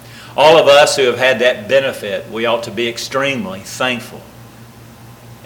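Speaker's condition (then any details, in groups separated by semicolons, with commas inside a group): No condition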